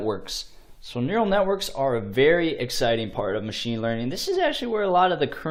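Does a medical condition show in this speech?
No.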